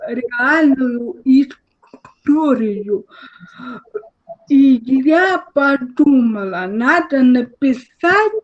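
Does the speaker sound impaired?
Yes: cerebral palsy, spastic diplegia; more or less stable.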